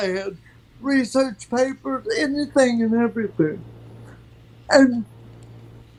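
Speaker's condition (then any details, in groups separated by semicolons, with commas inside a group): Cerebral palsy; from birth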